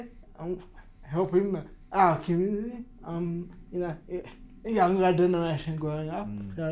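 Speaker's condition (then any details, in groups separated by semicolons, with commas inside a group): Cerebral palsy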